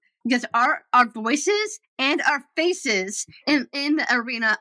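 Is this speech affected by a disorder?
Yes: Down syndrome; developmental disability, extra copy of 21st chromosome.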